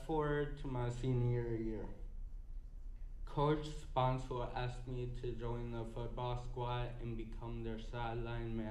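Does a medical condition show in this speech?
Yes: cerebral palsy.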